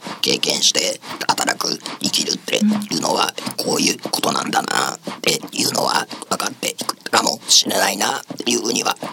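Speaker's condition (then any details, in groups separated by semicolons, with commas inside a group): Laryngectomy, esophageal speech; attended two and a half years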